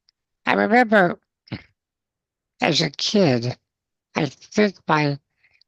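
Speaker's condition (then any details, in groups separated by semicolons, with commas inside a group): Spinal muscular atrophy, congenital; mini tracheostomy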